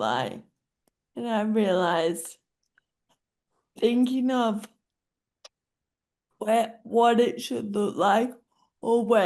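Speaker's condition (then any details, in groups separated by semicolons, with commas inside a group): Friedreich's ataxia; neuromuscular; can no longer type; worsening speech impairment, uses phone to communicate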